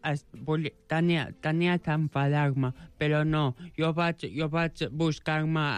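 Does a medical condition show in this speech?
Yes: Joubert syndrome; present from birth; age 29.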